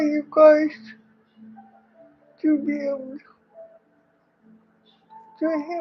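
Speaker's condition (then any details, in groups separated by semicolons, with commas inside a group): Cerebral palsy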